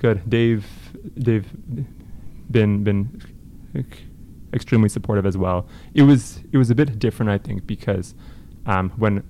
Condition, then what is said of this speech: Stuttering. I would say that I always do.